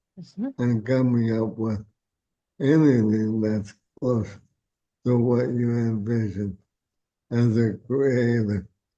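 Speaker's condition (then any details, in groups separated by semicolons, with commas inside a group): ALS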